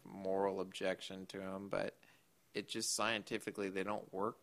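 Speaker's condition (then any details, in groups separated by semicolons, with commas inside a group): Duchenne muscular dystrophy; age 28, past usual life expectancy of 21, stem cell therapy in Costa Rica since about six years ago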